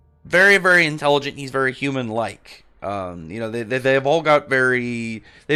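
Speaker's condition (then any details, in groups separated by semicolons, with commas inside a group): No condition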